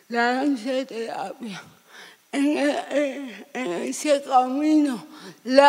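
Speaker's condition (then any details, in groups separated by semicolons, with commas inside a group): Severe cerebral palsy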